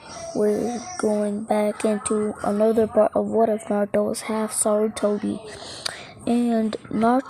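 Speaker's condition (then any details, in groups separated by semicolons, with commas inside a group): No condition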